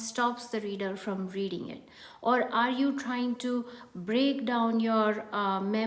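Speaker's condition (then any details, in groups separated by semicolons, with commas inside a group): No condition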